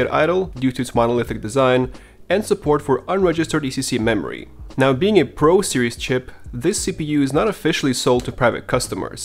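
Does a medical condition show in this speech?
No.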